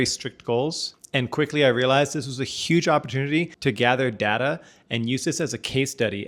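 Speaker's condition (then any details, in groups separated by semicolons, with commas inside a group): No condition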